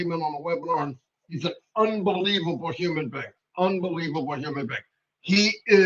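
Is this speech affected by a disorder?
Yes: cerebral palsy; wheelchair user.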